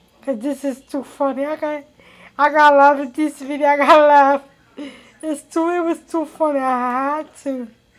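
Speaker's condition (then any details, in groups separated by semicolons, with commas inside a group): Cerebral palsy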